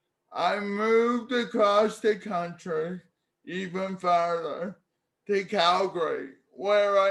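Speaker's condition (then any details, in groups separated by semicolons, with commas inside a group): Cerebral palsy; speech therapy in childhood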